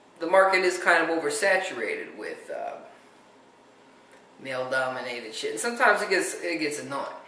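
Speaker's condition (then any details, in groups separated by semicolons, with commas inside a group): No condition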